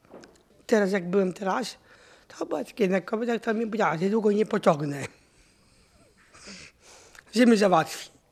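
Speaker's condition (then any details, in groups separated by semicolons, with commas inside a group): Down syndrome; adult, intellectual disability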